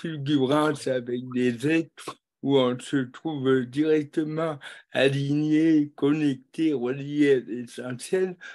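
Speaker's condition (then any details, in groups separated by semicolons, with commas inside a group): Cerebral palsy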